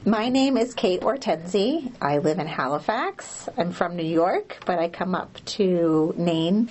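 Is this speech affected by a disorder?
No.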